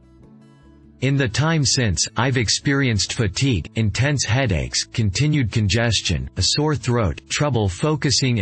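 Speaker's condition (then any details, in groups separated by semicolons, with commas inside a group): No condition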